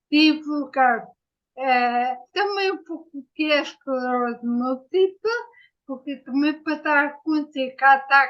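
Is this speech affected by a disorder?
Yes: ataxia; ataxia after brain injury.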